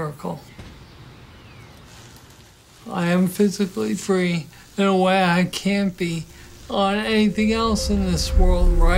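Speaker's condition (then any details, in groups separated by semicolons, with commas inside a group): Parkinson's disease; diagnosed as teenager; age about 60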